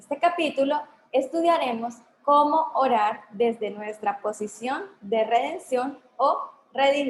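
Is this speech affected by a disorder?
No.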